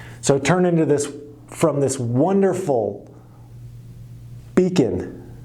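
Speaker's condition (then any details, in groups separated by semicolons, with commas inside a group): No condition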